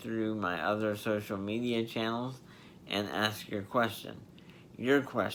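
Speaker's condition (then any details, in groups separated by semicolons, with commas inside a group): Spastic diplegia cerebral palsy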